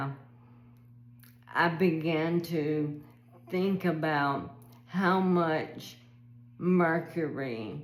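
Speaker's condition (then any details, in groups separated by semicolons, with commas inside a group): ALS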